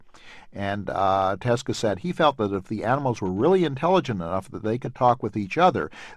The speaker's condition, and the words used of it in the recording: No condition.